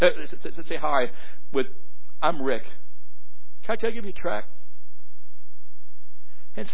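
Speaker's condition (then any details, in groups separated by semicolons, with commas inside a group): Stuttering; struggled with it for a while; repeated sounds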